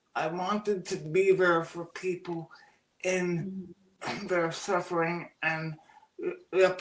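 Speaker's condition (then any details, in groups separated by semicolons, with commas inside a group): Cerebral palsy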